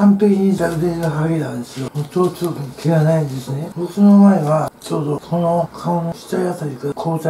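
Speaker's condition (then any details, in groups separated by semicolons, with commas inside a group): Tongue cancer, partial glossectomy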